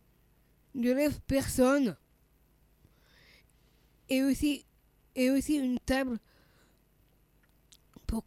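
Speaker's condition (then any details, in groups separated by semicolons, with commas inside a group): Down syndrome (trisomy 21); congenital heart malformation, heart surgery at age one after Staphylococcus aureus infection, second heart operation near right ventricle; childhood speech therapy to tone tongue, swallowing problems, slowness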